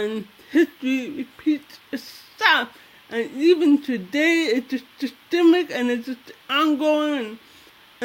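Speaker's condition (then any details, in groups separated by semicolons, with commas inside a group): Cerebral palsy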